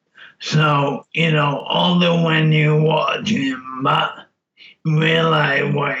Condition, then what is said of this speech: ALS (motor neuron disease). You know, I can't, you know, speak great, but my mind's still there.